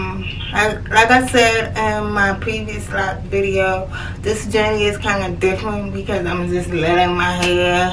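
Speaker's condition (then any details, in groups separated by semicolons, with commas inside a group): Cerebral palsy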